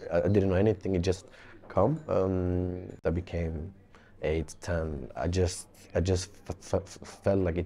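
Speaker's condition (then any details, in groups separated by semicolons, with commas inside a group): Stammer; stammer since about age six, cause unknown, more nervous some days speaking before class as child; speaks with stammer in interview, does not avoid or hide words; Swedish first language, English learned in school, not hard speaking English with stammer; repeated sounds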